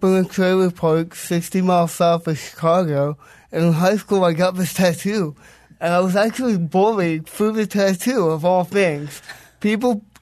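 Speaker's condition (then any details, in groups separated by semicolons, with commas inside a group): Cerebral palsy; present from birth, doctors doubted guitar playing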